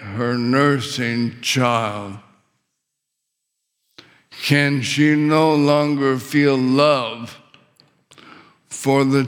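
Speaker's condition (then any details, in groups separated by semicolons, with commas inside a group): ALS; later breathing muscle failure expected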